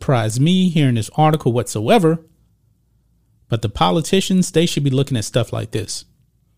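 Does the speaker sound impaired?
No.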